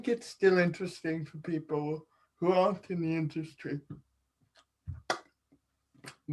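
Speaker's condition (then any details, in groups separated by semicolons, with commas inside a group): Cerebral palsy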